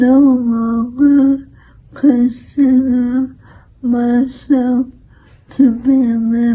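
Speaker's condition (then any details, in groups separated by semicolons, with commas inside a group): ALS; still able to speak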